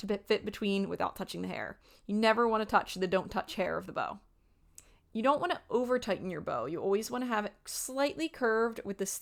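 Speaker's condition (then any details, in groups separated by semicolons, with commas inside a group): No condition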